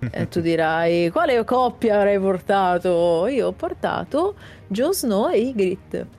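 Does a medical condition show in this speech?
No.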